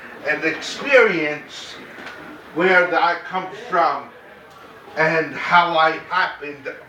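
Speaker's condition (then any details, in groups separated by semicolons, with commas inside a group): Cerebral palsy, mild; mainly affects speech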